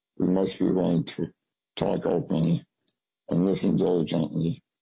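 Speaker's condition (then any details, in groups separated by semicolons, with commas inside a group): Spinal muscular atrophy; congenital spinal muscular atrophy, wheelchair since age 10, relies on home care services; age 48, home care for about 30 years, aging parents help with care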